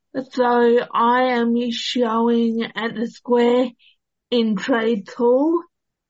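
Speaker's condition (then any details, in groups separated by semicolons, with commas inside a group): Cerebral palsy; worsened at start of year 12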